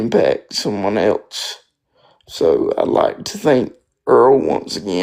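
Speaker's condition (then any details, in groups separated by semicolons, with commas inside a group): Spastic quadriplegic cerebral palsy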